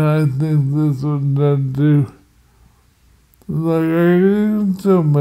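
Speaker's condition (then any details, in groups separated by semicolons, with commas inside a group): Multiple sclerosis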